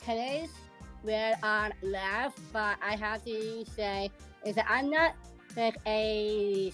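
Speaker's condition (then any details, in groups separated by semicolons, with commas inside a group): Down syndrome; present from birth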